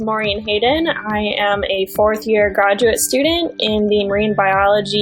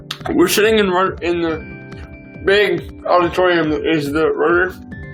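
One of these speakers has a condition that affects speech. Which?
The second: cerebral palsy.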